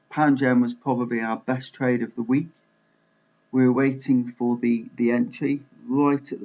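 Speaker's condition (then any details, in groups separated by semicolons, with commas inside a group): No condition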